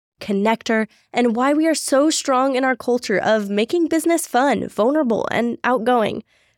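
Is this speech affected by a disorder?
No.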